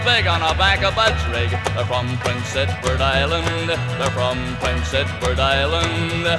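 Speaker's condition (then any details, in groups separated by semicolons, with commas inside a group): No condition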